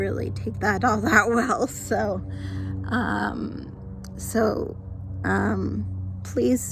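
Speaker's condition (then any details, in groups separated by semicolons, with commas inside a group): Mild cerebral palsy; mild form from birth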